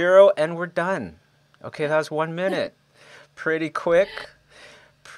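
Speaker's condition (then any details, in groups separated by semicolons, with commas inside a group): No condition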